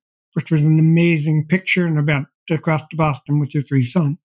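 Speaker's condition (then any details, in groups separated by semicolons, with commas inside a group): Deafblindness; progressive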